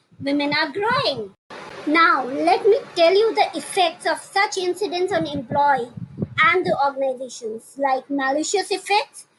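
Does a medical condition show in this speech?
No.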